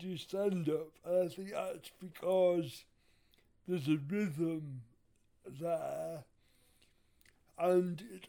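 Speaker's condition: Cerebral palsy; wheelchair user

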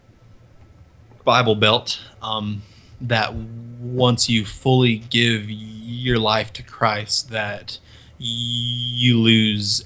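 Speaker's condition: Stuttering; strong fear of public speaking since at least age 14; speaks publicly and on recordings, describes self as now free to speak; long avoided public and recorded speaking because of stutter; blocks

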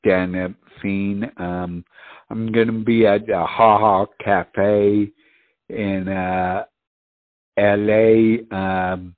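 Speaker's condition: Speech impediment; uncoordinated movement

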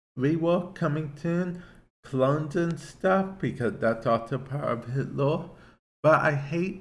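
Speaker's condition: Cerebral palsy; affects speech to an extent

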